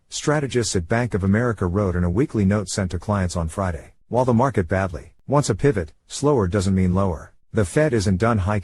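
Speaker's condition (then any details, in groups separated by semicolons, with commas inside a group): No condition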